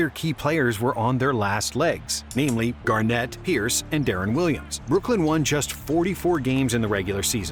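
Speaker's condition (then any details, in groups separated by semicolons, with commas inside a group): No condition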